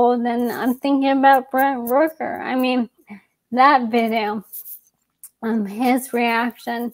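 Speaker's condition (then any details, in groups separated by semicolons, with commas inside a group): ALS; young onset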